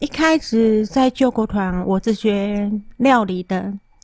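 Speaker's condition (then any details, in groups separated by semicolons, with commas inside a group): Moderate-to-severe hearing loss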